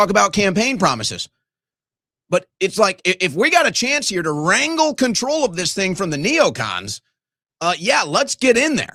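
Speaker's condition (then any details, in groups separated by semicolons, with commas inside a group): No condition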